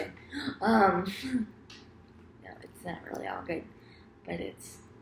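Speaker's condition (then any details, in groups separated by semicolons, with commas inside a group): Cerebral palsy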